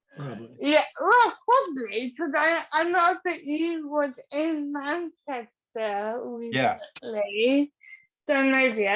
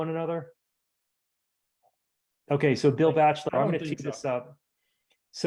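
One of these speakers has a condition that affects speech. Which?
The first: cerebral palsy.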